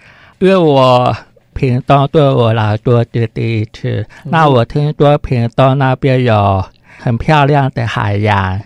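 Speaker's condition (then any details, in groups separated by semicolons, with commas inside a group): Hearing impairment; congenitally deaf, hearing aid, attended Shuanglian elementary hearing resource class, mainstream schools, uses spoken and sign language; spoken clarity below typical speakers, spoken language learned with difficulty in childhood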